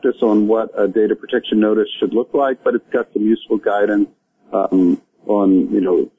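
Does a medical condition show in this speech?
No.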